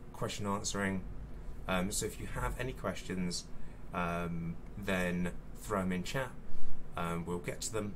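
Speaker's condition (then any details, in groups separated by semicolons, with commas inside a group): No condition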